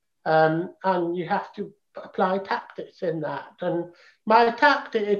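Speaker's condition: Profound deafness, congenital profound deafness; hours daily

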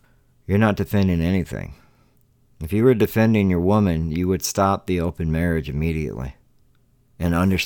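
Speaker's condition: No condition

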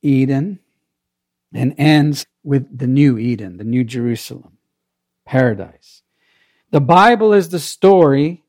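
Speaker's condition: No condition

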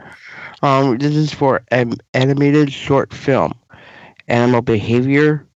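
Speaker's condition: Down syndrome

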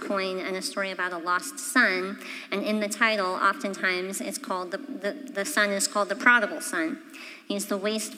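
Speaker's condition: Cleft palate; congenital

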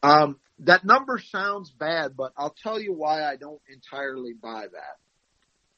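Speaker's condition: No condition

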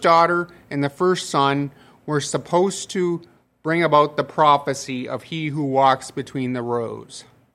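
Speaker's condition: No condition

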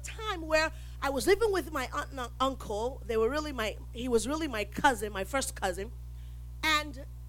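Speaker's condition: No condition

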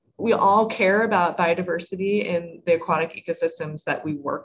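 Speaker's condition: No condition

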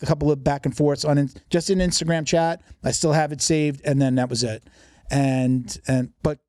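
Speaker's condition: No condition

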